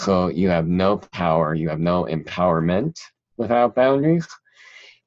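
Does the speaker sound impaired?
Yes: cleft palate; speech impediment still present, talked funny as a child.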